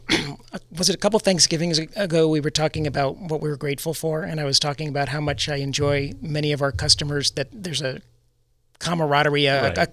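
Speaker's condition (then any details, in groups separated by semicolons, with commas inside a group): No condition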